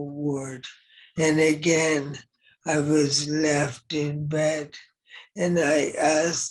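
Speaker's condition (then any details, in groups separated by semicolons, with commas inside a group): ALS; operation six months ago, then intensive care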